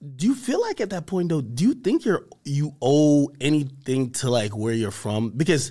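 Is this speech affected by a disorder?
No.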